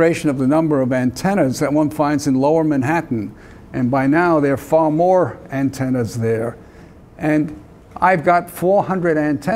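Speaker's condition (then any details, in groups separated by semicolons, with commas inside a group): No condition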